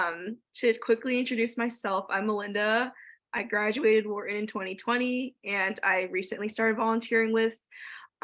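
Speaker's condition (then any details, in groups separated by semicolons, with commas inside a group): No condition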